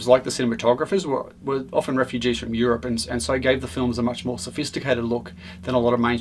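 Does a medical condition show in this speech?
No.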